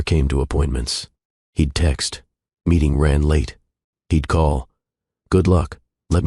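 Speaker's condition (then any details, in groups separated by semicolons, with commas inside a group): No condition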